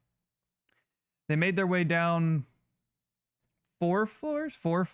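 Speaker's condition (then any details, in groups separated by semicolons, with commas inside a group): No condition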